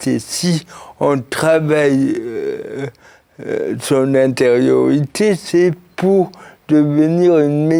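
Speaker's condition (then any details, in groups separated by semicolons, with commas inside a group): Cerebral palsy; since birth, birth injury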